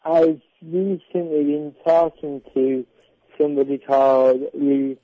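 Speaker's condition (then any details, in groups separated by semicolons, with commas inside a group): Cerebral palsy; cerebral palsy from birth, predicted never to walk, walked with walking frame, prone to rounded shoulders; back training straightened posture and shoulders; delayed development and talking, speech therapy paid by parents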